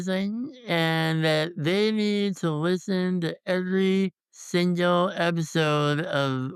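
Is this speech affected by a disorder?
Yes: congenital muscular dystrophy; tracheostomy.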